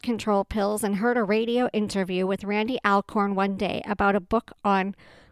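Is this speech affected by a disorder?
Yes: cleft palate with Pierre Robin, Pierre Robin sequence, no cleft lip; congenital Pierre Robin, cleft palate without lip, one-side enlarged tongue hemangioma, three palate surgeries incl. uvula attachment; palate closed, jaw improved expanders, Frankel, braces, scarred eardrums from four tube sets, constant ear ringing; childhood sound substitutions from open palate, speech therapy through 4th-5th grade, normal since surgery near twelve.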